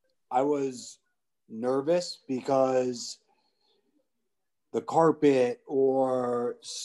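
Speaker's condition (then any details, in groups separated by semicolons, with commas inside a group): Aphasia; unable to talk about 5 years ago, lived with full-time support for 5 to 6 years; says unintended words without noticing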